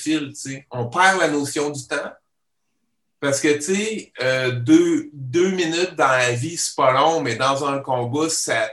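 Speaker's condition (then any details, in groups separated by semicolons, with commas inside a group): Stuttering; genetic and neurological; stutters in daily life, partial control keeps spontaneity, full control would need changed voice; repeated words, prolonged sounds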